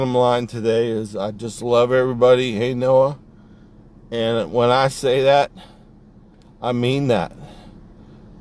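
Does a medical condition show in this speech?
Yes: ALS; diagnosed two years ago, twitching limbs, torso, weak, struggling to walk; speech starting to be affected, cannot sing, breathing worsening.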